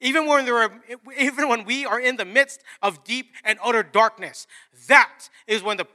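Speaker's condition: No condition

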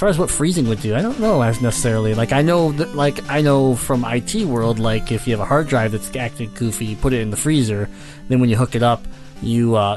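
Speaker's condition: Cleft palate; congenital

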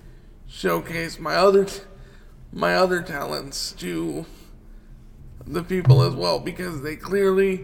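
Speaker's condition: Cerebral palsy; wheelchair user

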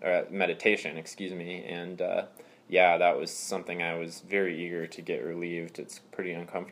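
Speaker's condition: No condition

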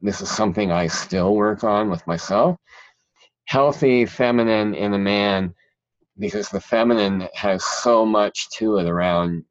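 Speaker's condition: Cleft palate; present since childhood

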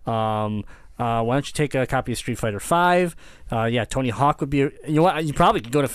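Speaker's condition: Cleft palate; kept home from school while healing

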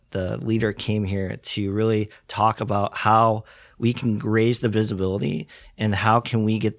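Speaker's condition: Cleft lip and palate; congenital

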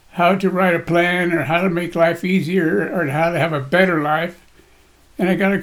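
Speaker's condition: Parkinson's disease; voice shakes, body shakes

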